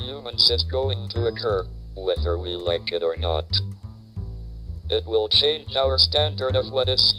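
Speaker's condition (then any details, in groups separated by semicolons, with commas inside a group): ALS, speech-generating device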